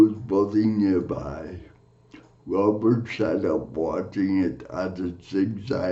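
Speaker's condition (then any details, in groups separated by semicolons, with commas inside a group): Cerebral palsy; from birth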